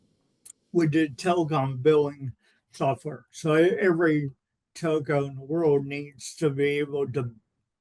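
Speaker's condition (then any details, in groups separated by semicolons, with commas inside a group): Cerebral palsy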